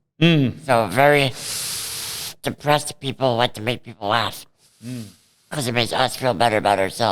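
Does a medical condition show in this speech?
Yes: cerebral palsy; present from birth.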